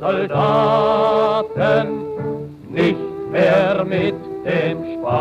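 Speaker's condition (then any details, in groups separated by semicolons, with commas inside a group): No condition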